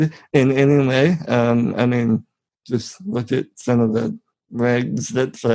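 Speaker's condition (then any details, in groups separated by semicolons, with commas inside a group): Spinal muscular atrophy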